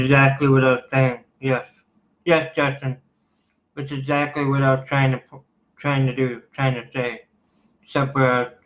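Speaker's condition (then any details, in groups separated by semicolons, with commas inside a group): Cerebral palsy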